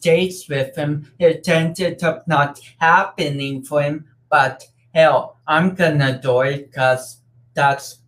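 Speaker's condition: Cerebral palsy; affects speech and coordination

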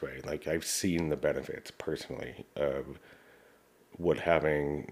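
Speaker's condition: No condition

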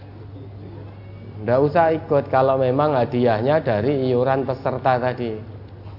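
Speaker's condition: No condition

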